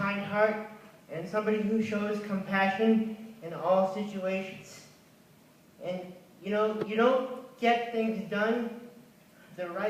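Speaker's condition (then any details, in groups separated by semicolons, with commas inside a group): Cerebral palsy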